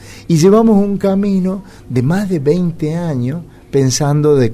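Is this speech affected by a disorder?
No.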